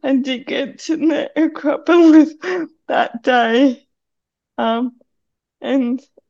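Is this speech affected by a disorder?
Yes: cerebral palsy; cerebral palsy affecting right side of body including right hand, needs hand to hold on steep stairs.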